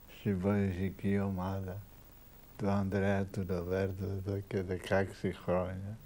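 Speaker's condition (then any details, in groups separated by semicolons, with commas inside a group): Parkinson's disease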